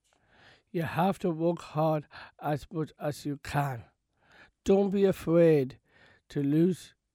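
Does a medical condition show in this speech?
Yes: Down syndrome; present from birth, 28 years old, learned to walk, talk, read and write.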